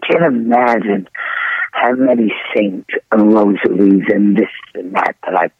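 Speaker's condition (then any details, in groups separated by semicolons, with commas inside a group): Throat cancer; first treated as strep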